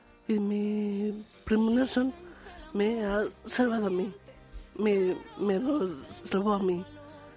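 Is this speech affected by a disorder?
Yes: Down syndrome; trisomy 21.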